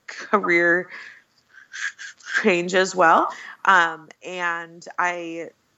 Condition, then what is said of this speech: Stuttering. I have opened up a lot about my stuttering and come to most days accept the fact that I'm a person who stutters, and that's part of who I am.